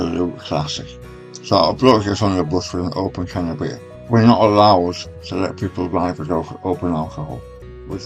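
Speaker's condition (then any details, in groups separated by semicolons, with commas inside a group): Stage 4 tongue cancer, hemiglossectomy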